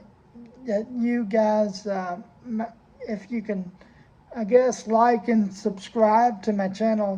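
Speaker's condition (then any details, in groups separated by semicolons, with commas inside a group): Cerebral palsy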